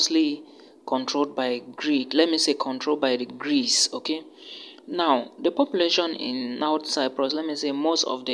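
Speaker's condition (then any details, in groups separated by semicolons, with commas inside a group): No condition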